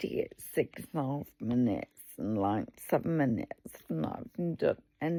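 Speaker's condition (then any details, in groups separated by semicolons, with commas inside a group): Multiple sclerosis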